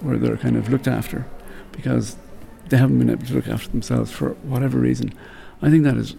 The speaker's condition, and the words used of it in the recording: Parkinson's disease. And that really gave me, you know, the tools to deal with my voice fading, because my voice was fading.